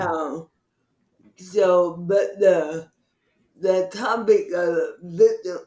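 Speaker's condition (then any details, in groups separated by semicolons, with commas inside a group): Cerebral palsy; from birth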